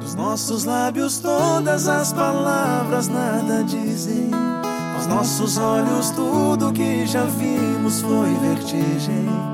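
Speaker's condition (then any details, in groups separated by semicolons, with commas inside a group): No condition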